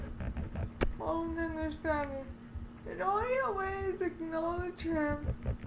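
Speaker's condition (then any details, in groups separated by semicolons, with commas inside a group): Cerebral palsy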